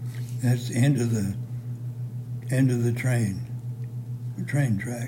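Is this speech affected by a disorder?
Yes: Parkinson's; severe, says unable to move anything.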